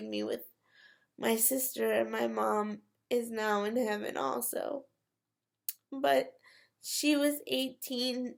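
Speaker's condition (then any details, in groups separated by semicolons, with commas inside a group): Cerebral palsy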